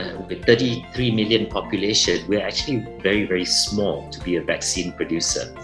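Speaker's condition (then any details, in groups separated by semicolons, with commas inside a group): No condition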